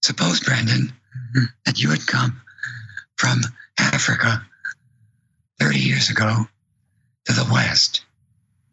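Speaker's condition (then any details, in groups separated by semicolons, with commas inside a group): Vocal cord paralysis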